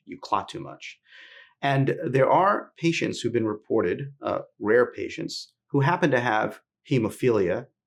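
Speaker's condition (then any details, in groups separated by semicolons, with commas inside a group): No condition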